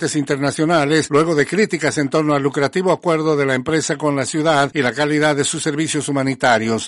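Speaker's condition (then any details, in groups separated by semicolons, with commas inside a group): No condition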